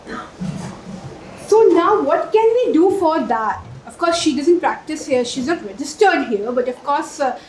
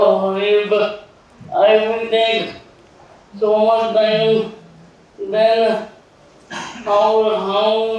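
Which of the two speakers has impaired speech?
The second: cerebral palsy; slurred at times, cannot speak louder, uses microphone.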